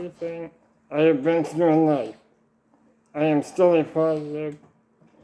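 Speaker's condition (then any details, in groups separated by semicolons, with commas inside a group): Duchenne muscular dystrophy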